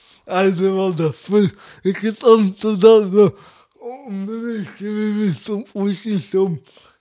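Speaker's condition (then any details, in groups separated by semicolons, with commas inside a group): Cerebral palsy; speech difficulties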